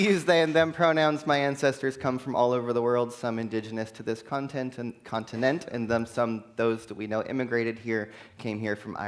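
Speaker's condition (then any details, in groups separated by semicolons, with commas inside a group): No condition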